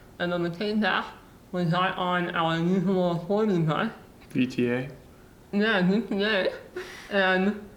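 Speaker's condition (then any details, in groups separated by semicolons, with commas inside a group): Muscular dystrophy; cannot drive, has used joystick-controlled car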